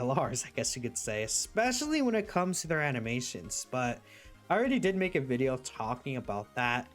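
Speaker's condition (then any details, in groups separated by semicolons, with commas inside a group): No condition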